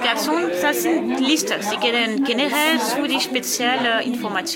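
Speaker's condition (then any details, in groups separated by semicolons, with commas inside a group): No condition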